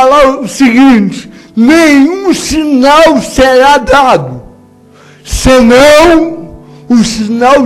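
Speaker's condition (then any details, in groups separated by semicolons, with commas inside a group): Cerebral palsy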